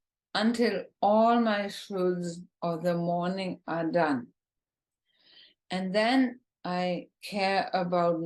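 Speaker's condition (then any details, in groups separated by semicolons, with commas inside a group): ALS, bulbar form, bulbar onset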